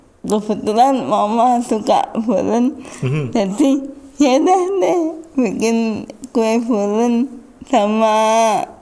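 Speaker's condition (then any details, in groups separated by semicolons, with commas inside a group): Cerebral palsy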